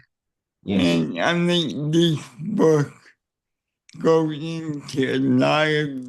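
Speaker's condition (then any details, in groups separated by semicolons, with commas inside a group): Cerebral palsy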